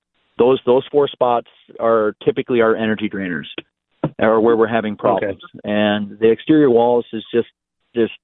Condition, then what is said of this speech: None; typical speech.